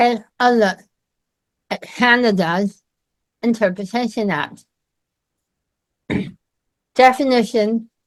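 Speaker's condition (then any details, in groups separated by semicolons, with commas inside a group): Myasthenia gravis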